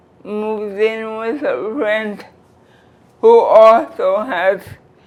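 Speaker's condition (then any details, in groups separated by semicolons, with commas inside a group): Cerebral palsy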